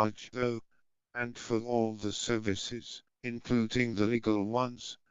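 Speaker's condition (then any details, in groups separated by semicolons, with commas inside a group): Bulbar onset motor neurone disease, speech-generating device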